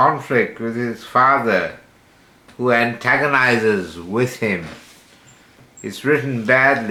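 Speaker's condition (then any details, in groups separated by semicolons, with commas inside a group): Slurred speech from poisoning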